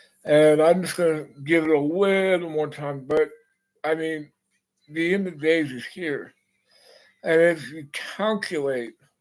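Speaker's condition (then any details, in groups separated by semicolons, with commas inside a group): Parkinson's; speech impediment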